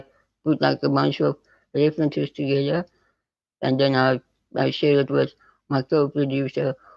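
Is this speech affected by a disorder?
Yes: spinal muscular atrophy type 2.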